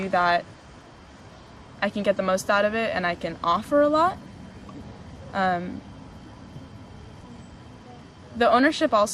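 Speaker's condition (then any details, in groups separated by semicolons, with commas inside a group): No condition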